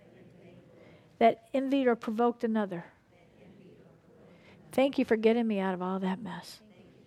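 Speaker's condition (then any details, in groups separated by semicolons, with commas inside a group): No condition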